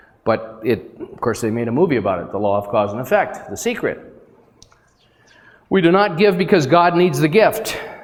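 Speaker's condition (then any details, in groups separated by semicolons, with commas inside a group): No condition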